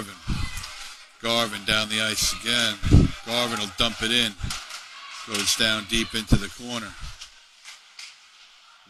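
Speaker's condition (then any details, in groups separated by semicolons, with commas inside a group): No condition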